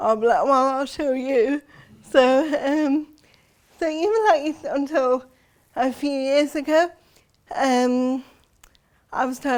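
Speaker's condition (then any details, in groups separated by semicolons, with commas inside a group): Cerebral palsy; since birth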